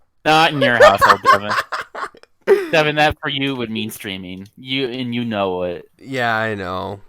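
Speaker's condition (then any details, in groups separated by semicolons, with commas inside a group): No condition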